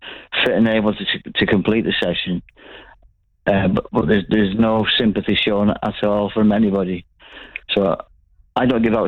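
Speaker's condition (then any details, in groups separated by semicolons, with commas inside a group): Parkinson's disease; diagnosed 2013, initial denial, attends rocksteady boxing exercise and voice activation sessions; slowed movements, hand shaking, difficulty getting words out while talking; some difficulty finding words, words hard to get out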